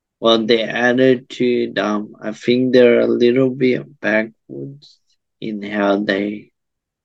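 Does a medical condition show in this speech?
Yes: cerebral palsy.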